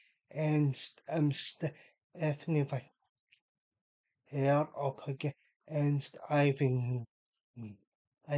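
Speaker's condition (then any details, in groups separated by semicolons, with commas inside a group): Cerebral palsy; unable to walk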